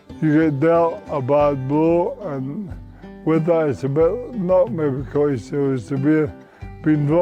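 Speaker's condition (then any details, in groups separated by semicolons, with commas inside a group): Motor neuron disease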